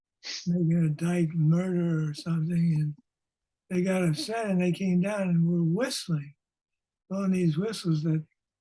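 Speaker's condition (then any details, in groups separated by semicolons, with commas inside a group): Parkinson's disease; lost former character voice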